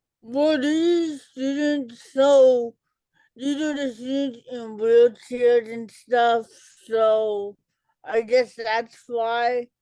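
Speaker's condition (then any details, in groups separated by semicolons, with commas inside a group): Cerebral palsy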